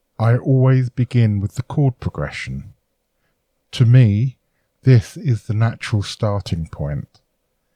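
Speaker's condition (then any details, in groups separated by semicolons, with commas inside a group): No condition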